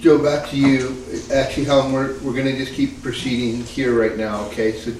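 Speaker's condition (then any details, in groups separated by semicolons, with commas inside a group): No condition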